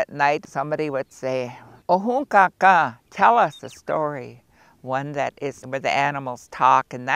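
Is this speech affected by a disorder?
No.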